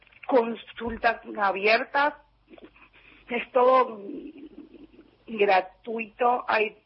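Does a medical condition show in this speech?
Yes: stuttering; fluency disorder; visible blocks in fluency, facial gestures while speaking; here prolonged sounds.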